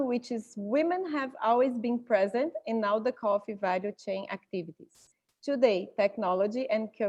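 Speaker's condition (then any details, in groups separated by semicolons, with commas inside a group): No condition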